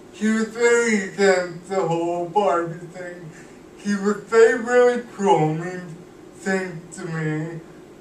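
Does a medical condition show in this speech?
Yes: cerebral palsy; cannot walk, uses wheelchair.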